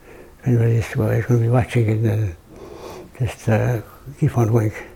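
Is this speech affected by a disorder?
Yes: Parkinson's; failing health; difficulty talking, halting speech with repeated words.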